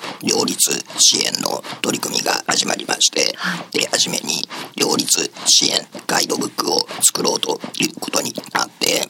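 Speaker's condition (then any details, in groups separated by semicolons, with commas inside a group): Laryngectomy, esophageal speech; learned at 銀齢会 voice class, attended two and a half years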